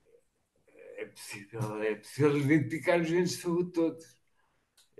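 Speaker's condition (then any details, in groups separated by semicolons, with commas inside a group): Machado-Joseph disease (sca3)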